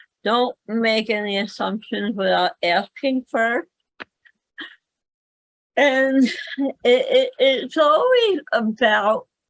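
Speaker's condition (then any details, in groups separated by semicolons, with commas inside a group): Cerebral palsy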